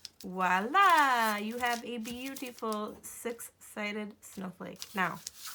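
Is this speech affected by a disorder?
No.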